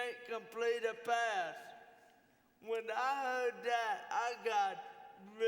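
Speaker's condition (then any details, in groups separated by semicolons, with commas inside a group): Cerebral palsy; from birth, uses wheelchair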